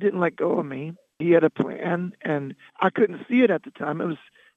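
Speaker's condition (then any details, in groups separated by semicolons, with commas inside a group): Loss of singing voice; speaking voice retained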